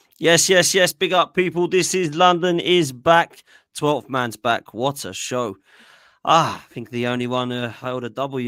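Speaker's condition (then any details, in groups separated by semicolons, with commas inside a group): No condition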